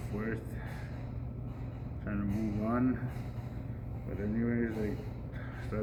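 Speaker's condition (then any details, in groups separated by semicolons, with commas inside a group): No condition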